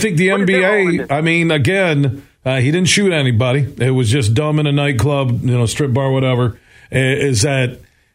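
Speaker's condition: No condition

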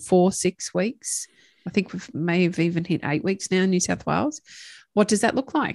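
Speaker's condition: No condition

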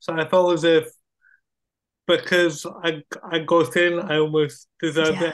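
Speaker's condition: Cerebral palsy; wheelchair user

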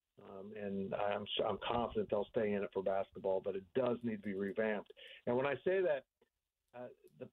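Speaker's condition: No condition

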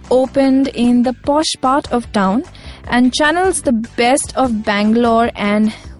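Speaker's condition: No condition

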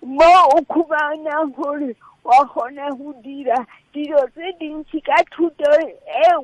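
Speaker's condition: Cerebral palsy; since childhood

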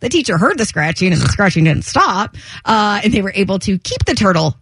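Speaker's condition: No condition

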